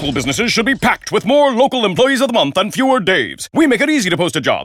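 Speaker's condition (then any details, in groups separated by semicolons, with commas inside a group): No condition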